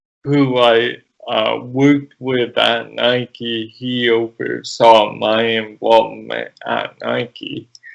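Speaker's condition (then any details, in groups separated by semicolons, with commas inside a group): Cerebral palsy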